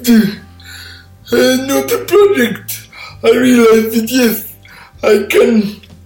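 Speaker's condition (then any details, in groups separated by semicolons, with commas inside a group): Cerebral palsy; speech impairment, takes listeners a while to catch on, listeners hesitant to ask for repeats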